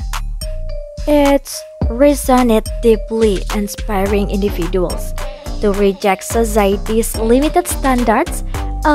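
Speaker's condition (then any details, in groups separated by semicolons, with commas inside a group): No condition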